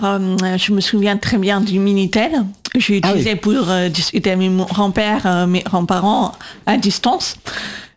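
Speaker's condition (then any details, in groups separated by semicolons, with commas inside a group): Profound congenital deafness, congenital, due to cytomegalovirus (CMV); 20 years speech therapy for speaking and voice control, LPC cued speech, AI struggles to understand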